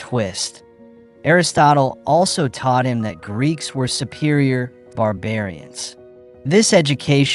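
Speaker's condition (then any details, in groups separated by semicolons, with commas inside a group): No condition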